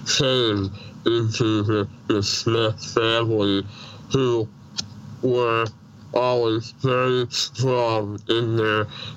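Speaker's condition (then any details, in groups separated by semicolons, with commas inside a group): Treacher Collins syndrome, severe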